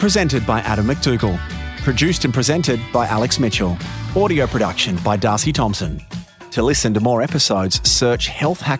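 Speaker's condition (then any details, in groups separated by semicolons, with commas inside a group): No condition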